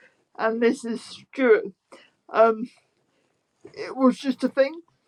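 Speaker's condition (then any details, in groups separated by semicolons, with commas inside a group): Spastic quadriplegic cerebral palsy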